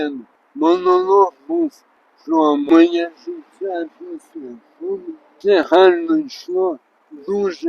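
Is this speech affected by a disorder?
Yes: traumatic brain injury.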